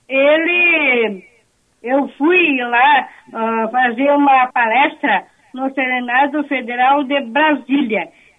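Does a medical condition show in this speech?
Yes: Down syndrome.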